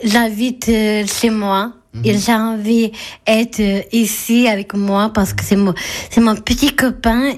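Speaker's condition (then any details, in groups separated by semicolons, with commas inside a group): Down syndrome (trisomy 21); described as handicapped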